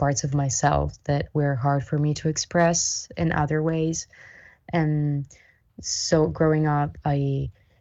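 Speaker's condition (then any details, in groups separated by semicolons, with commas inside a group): No condition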